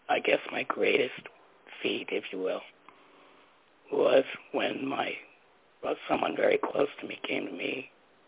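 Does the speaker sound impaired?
Yes: laryngectomy; voice box surgically removed after cancer at young age; learned to talk differently, different tone of voice.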